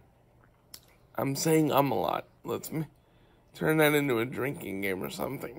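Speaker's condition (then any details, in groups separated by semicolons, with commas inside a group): Cerebral palsy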